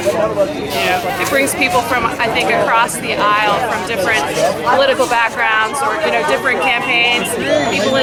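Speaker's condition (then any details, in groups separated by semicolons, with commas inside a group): No condition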